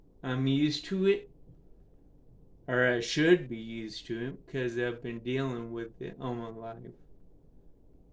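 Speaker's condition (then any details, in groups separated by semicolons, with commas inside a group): Cerebral palsy; affects speech and balance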